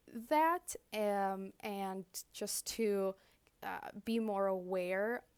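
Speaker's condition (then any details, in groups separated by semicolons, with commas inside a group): Stuttering; covert stutter, lifelong, noticed in early elementary school, family members including daughter also stutter; becoming open about stutter, trying to drop hiding tricks; blocks at word beginnings, hides stutter with tricks, audible avoidance, subtle to non-stutterers, worse in Spanish; prolonged sounds, blocks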